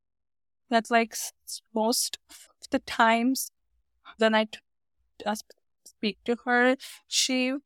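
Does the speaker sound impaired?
Yes: stutter; stutter diagnosed at age 5, increased with age, about 20 speech therapists in childhood, paid for cure scam; ongoing speech therapy, goals self-acceptance and disclosure, work accommodation to type in meeting chat, read aloud by others; not mild stutter, speaks short remarks, types longer ones, bad days block even two sentences; here repeated sounds.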